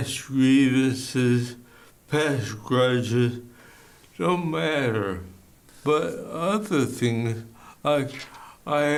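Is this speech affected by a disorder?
Yes: ALS; worsening slurred speech, eventual breathing failure mentioned.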